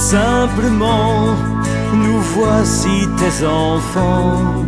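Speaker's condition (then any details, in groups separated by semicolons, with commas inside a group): No condition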